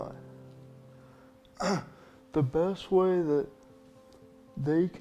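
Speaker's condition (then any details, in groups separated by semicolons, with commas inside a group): Injury with slurred speech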